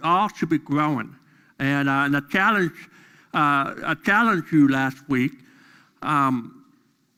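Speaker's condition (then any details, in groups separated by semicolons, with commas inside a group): Deafness; deaf during school years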